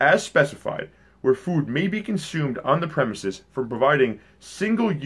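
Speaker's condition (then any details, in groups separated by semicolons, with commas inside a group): No condition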